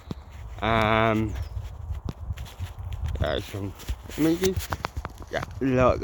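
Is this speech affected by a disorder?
Yes: cerebral palsy; mild, ataxic type.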